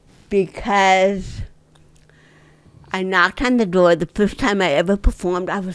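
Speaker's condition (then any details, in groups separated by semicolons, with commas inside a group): Cerebral palsy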